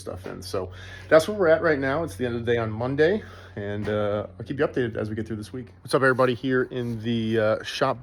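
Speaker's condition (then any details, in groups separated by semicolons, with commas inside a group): No condition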